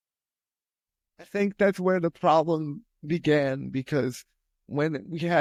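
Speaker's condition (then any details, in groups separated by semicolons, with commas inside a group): Spastic quadriplegic cerebral palsy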